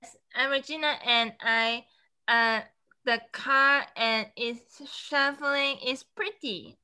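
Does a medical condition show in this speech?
Yes: aphasia; aphasia and aplasia after being hit by car at crossroad last year; better now, had physical, occupational and speech therapy, heel-toe walking.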